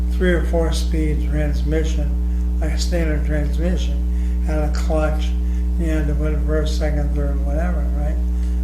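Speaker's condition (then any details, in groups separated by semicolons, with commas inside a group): ALS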